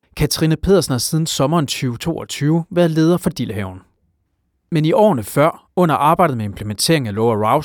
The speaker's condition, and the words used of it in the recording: No condition.